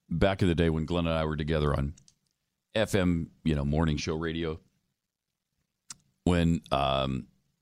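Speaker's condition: No condition

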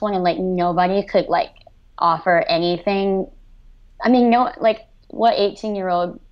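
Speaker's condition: Cleft lip and palate, severe

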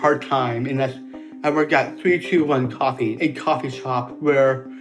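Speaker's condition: Down syndrome; takes longer to do and learn things, slower pace, slower mentality

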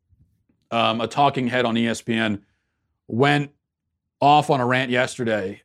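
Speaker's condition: No condition

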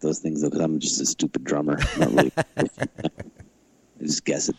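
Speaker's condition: No condition

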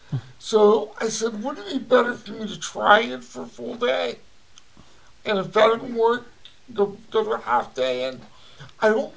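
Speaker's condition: Cerebral palsy; voice audibly affected

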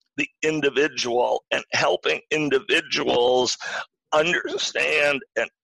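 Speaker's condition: Spasmodic dysphonia; could not use voice at first

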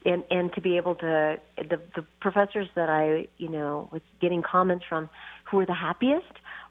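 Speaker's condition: No condition

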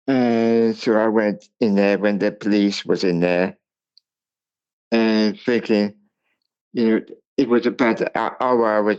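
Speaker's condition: Cerebral palsy; speech impairment

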